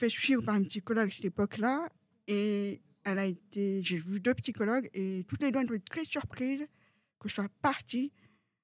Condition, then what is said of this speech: Deafness. Moi, je suis sourde profonde. J'oralise depuis toute petite.